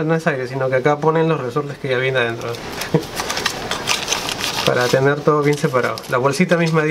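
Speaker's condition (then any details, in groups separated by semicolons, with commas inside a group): No condition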